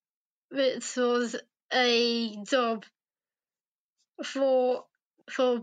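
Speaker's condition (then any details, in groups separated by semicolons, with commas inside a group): Down syndrome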